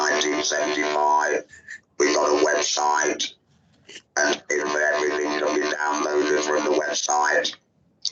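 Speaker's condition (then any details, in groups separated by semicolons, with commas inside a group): Laryngectomy; laryngectomy voice, breathes through neck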